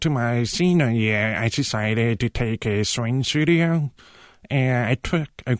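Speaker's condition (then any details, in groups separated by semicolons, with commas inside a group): Profound deafness; now hears sounds such as rain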